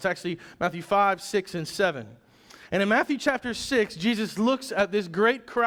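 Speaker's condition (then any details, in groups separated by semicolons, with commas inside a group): No condition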